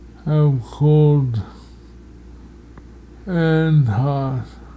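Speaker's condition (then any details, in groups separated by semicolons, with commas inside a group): Multiple sclerosis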